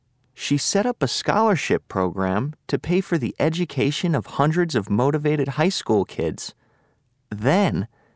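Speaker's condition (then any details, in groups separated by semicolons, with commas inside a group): No condition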